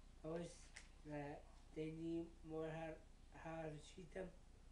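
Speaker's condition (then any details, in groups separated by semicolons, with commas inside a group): Cerebral palsy; braces and walker; surgery planned, in physical therapy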